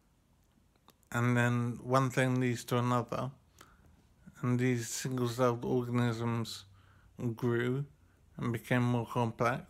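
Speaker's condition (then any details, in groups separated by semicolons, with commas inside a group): Brain injury; finds speaking quite difficult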